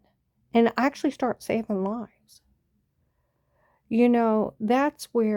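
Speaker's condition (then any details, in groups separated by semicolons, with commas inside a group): No condition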